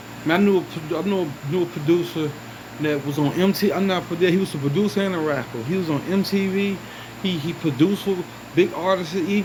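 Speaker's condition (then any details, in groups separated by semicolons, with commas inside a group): No condition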